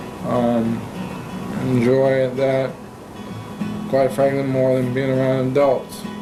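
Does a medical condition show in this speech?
Yes: ALS; diagnosed over 4 years ago, progressing; swallowing difficulty, aspiration.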